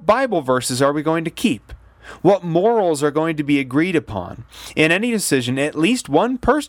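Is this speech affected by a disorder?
No.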